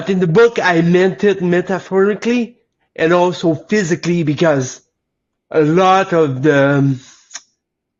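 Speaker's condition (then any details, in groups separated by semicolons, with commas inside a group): Cerebral palsy; lifelong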